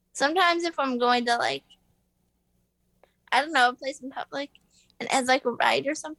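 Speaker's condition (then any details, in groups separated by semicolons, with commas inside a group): Muscular dystrophy; uses power wheelchair, diagnosed some years ago; ongoing doctor visits and therapy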